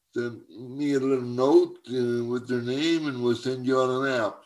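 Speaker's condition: Cerebral palsy; uses wheelchair for mobility

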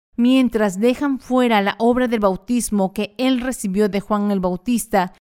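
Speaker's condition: No condition

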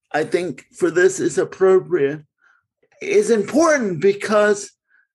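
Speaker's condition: Cerebral palsy; born in Bridgeport

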